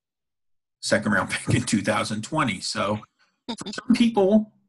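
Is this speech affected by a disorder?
No.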